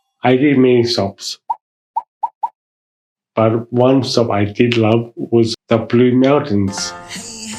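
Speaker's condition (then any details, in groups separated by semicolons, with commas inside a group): Mild cerebral palsy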